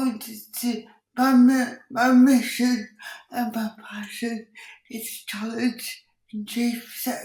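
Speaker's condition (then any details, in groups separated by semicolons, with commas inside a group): Cerebral palsy; speech audibly affected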